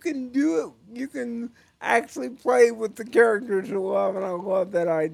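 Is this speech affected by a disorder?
Yes: cerebral palsy; types with one finger.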